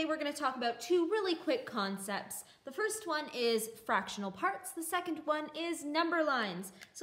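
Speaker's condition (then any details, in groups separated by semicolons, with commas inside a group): No condition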